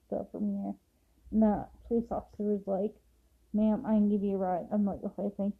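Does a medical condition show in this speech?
Yes: cerebral palsy; affects walking.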